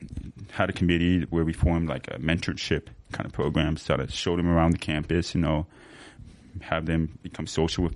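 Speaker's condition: Severe to profound hearing loss; congenital sensorineural, severe to profound right, moderate to severe left

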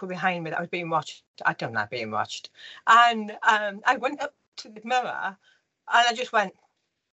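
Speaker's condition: Profound deafness; congenital, considered for cochlear implant

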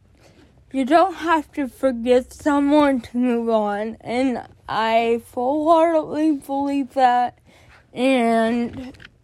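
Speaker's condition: Cerebral palsy; born addicted

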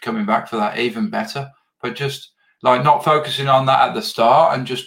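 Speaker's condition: No condition

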